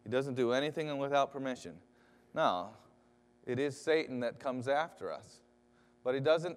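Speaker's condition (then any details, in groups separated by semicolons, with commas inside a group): No condition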